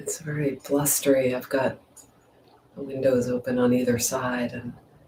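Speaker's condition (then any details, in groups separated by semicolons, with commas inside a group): No condition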